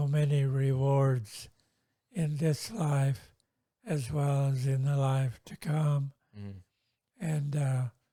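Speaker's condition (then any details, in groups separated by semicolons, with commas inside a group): Multiple sclerosis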